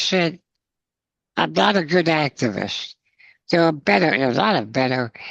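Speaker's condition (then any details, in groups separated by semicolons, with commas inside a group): Spinal muscular atrophy, congenital; wheelchair user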